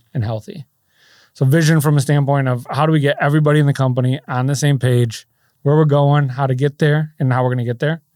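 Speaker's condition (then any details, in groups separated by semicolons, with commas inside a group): No condition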